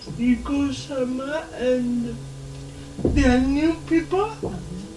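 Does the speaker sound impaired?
Yes: cerebral palsy; slow speaker, listeners take time to understand, speaks verbally.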